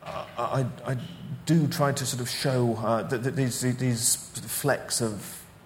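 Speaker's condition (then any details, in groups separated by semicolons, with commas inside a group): Stammer; repeated sounds, repeated words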